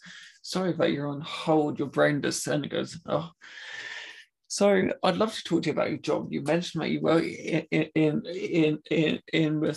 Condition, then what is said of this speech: Stuttering. I find when attention is drawn to my stammer or stammering overall, it makes the stammer worse.